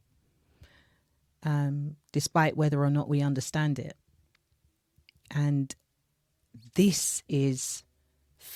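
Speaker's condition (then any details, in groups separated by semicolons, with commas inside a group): No condition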